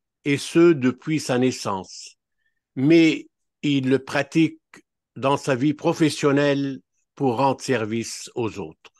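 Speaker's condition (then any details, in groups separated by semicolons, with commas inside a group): No condition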